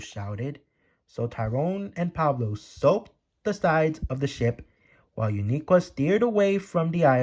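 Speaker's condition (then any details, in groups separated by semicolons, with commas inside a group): No condition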